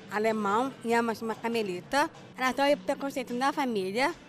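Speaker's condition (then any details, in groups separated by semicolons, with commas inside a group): Down syndrome; speaks in radio interview, answers questions herself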